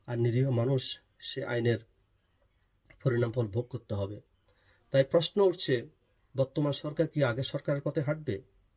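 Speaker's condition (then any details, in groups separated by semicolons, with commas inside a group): No condition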